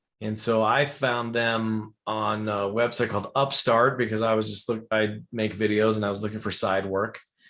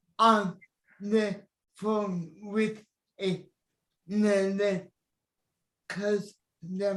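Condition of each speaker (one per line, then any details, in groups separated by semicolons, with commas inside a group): No condition
Cerebral palsy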